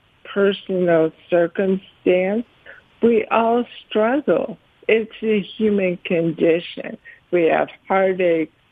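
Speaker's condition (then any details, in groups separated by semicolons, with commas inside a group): ALS; ALS at 47 after a year of running into walls, no use of hands, arms, legs; about 7 years since diagnosis, slow progressor, types with eyes on computer; tongue affected, speaks more slowly than before, worried about voice, held up over 15 minutes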